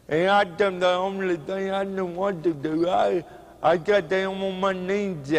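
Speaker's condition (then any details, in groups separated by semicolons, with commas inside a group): Cerebral palsy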